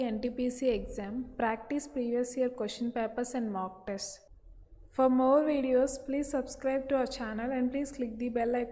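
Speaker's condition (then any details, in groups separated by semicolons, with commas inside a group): No condition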